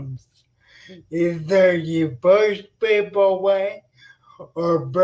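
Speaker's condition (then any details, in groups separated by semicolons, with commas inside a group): Spinocerebellar ataxia; slightly staccato speech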